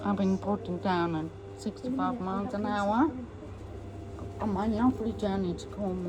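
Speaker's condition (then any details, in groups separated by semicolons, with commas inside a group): MND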